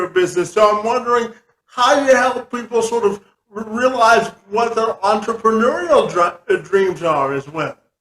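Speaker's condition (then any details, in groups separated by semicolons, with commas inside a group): Cerebral palsy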